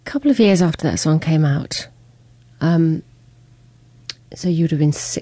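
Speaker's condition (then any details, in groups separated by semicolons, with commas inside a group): No condition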